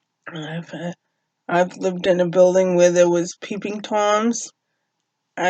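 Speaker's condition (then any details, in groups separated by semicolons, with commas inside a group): Cerebral palsy; uses walker, no wheelchair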